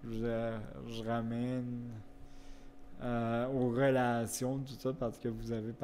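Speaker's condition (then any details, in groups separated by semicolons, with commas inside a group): Cerebral palsy; wheelchair use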